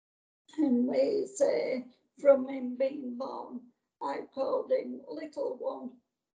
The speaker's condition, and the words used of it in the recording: ALS (motor neuron disease). So it has changed quite a lot.